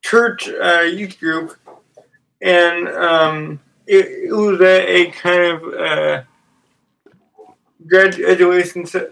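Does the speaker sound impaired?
Yes: severe stutter; developmental disability, walked at 27 months, stutter in three family generations, past intense speech therapy; age 21, public speaker, Special Olympics global messenger, long distance runner; still speaks publicly; here repeated sounds.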